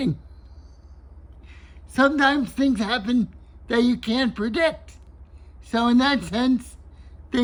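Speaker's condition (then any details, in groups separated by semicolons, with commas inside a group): Cerebral palsy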